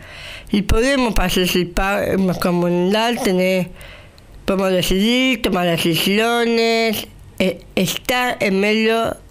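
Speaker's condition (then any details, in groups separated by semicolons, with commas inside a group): Down syndrome; with intellectual disability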